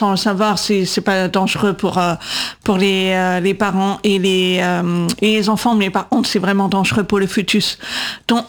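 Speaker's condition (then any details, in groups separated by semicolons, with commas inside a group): Congenital deafness, congenital, cytomegalovirus-related; severe at birth, diagnosed around 18 months, fell at 8 to profound; 20 years speech therapy for speaking and voice control, AI speech recognition poorly understands speech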